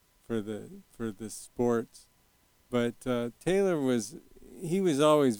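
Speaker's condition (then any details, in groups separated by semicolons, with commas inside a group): Young onset Parkinson's disease; symptoms well managed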